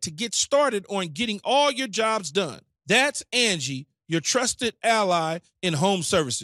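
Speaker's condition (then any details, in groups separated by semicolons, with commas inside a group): No condition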